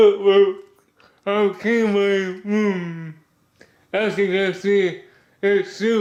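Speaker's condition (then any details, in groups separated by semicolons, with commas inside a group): Cerebral palsy; body affected; speech disability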